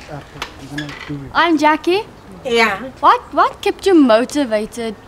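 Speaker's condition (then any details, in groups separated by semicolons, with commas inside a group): No condition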